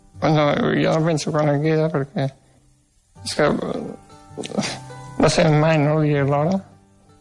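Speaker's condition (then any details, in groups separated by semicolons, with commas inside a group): Duchenne muscular dystrophy; degenerative incurable form, progressive loss of strength, wheelchair user, age 25, lost ability to write; housebound, no longer able to eat, moves only head and legs slightly, postural pain; dictates instead of writing, colds or bronchitis cause suffocation crises treated with morphine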